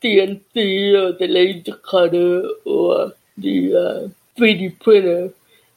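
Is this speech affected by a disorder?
Yes: deafness.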